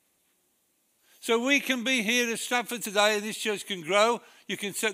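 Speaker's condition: Parkinson's disease; masked face

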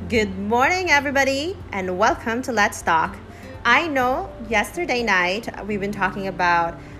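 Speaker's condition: No condition

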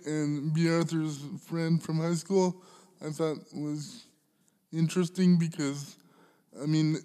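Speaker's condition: Cerebral palsy; smokes a lot of cannabis

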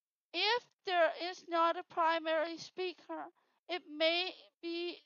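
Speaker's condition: Hearing loss with cochlear implants; neck loop receiver about one school year in elementary

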